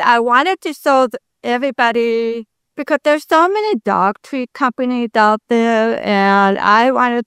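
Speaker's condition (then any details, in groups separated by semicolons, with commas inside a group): Deafness, congenital; speaks very well per host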